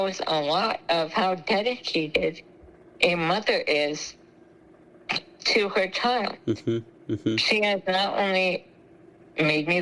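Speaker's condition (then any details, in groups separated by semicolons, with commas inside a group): Spinal muscular atrophy; ventilator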